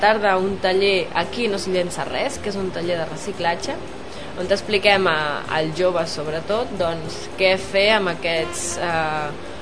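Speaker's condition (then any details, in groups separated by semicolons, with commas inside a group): No condition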